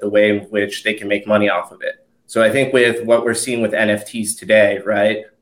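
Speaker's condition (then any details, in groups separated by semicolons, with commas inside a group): No condition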